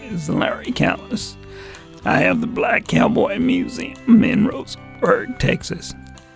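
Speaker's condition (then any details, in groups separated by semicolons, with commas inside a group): Vocal dysphonia; talks differently because of vocal dysphonia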